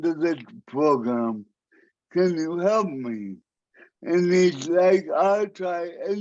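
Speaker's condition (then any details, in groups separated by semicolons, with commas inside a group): Cerebral palsy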